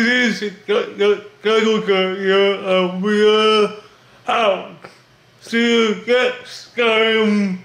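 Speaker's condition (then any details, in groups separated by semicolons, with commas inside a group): Cerebral palsy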